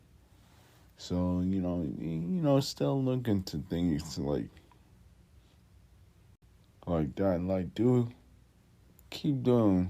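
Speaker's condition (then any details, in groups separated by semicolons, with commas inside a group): Multiple sclerosis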